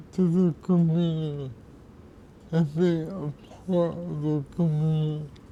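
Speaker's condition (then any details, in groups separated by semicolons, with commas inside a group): Cerebral palsy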